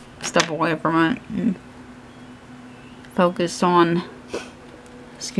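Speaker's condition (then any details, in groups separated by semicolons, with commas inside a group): Cerebral palsy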